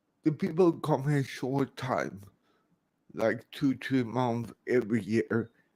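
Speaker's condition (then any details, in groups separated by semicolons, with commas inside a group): Cerebral palsy, severe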